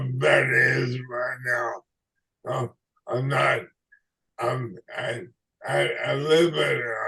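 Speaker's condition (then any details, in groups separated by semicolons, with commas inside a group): ALS/MND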